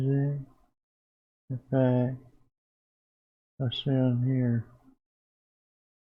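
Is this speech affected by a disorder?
Yes: Parkinson's.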